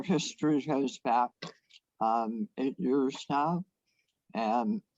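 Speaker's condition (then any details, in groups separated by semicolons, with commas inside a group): Head and neck cancer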